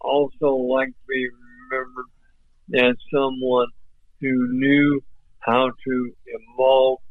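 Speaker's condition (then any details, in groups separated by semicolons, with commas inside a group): ALS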